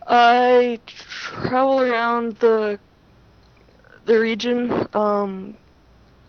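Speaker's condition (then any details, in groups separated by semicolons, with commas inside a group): Stuttering; familial stuttering, oldest and youngest maternal uncles stutter, possibly a great uncle, very little therapy around age six; stutter noticeable to listeners, self-revealing; repeated words, prolonged sounds, blocks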